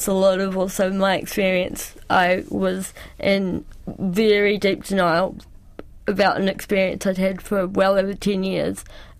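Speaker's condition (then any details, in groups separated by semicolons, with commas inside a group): Cerebral palsy; cerebral palsy since childhood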